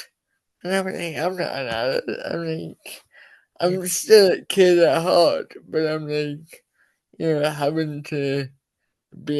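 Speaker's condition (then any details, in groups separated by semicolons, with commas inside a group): Cerebral palsy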